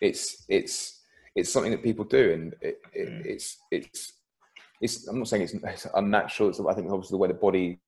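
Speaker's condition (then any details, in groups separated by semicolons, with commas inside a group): Stutter; worsened markedly during period of severe anxiety and paranoia; on antidepressants, psychotherapy with therapist in Bristol funded by RPA, after Cognacity consultation, improving; stuttering increased a lot when anxiety symptoms were at their worst; repeated sounds, repeated words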